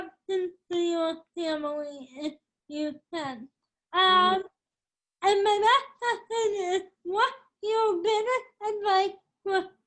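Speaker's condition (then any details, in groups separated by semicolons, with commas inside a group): Cerebral palsy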